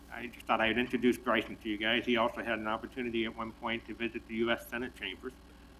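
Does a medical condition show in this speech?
Yes: deafblind; legally blind and legally deaf.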